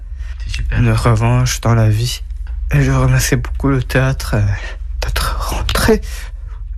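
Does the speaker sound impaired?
Yes: Down syndrome; from birth, diagnosed by doctor at birth; age 35.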